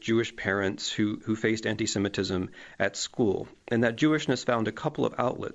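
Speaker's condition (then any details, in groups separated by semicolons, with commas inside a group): No condition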